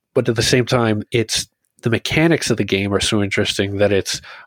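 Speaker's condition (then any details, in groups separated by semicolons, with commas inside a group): No condition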